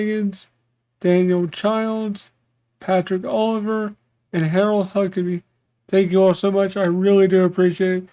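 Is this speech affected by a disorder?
Yes: cerebral palsy.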